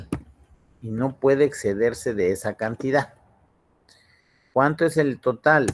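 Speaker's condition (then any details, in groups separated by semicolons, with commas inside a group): No condition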